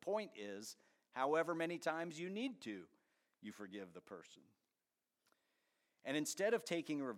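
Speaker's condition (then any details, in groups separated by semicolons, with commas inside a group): No condition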